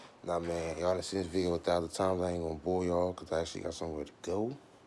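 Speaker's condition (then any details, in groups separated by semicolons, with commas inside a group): No condition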